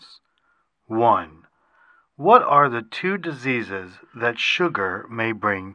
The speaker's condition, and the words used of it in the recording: No condition.